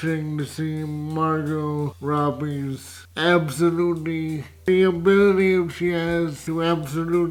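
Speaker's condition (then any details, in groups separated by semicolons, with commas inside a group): Cerebral palsy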